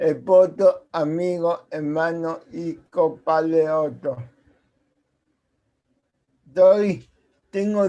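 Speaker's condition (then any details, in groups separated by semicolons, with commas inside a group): Cerebral palsy; speaks as if with potato in mouth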